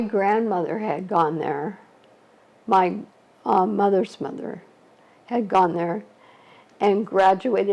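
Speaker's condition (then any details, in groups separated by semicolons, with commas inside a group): ALS; shortly after diagnosis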